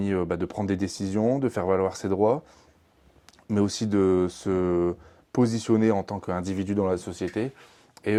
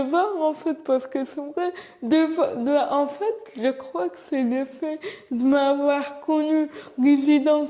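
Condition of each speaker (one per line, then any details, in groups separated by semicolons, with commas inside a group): No condition
Cerebral palsy; from birth, uses wheelchair; age 25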